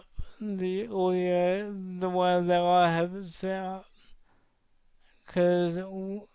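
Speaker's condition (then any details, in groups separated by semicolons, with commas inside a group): Cerebral palsy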